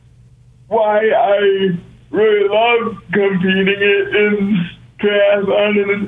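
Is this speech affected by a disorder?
Yes: cerebral palsy; brain-muscle disconnect, must consciously control walking, breathing, hand placement; own training plan for Ironman competition in Kona.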